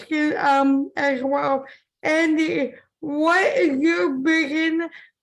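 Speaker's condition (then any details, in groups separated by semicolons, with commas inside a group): Cerebral palsy; from birth; impaired speech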